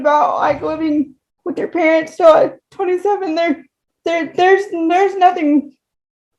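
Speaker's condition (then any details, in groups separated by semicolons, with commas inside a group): Cerebral palsy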